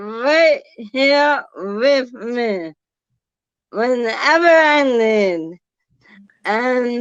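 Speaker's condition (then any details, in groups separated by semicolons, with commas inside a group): Bulbar ALS, bulbar onset; losing ability to speak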